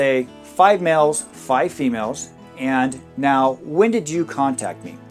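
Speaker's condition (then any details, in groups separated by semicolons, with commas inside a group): No condition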